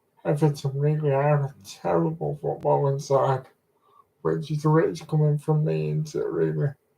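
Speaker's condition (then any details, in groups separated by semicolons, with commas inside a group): Cerebral palsy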